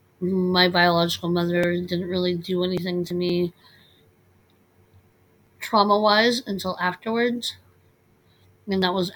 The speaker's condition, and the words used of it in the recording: Cleft palate. And that's because I have air restriction, because the nostril that the cleft lip targeted, where it didn't form, I'm sorry, there's no air